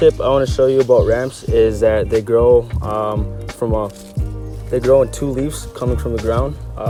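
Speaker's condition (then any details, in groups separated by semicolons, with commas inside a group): No condition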